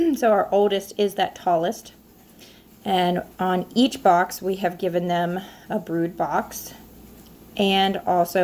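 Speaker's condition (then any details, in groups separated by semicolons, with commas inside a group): No condition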